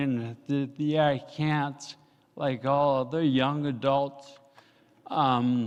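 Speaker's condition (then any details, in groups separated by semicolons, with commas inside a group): Ataxia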